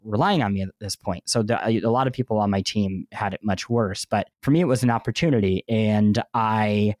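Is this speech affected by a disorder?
Yes: cleft lip and palate; 2-3 months recovery each.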